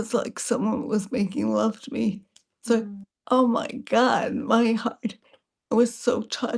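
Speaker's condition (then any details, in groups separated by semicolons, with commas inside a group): Multiple sclerosis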